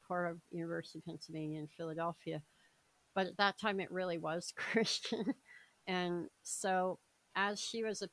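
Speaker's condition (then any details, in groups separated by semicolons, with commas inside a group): Cleft palate, severe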